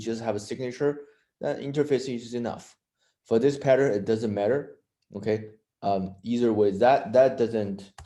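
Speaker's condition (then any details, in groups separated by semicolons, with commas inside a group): No condition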